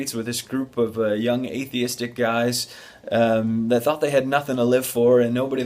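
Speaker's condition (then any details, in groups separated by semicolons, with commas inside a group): No condition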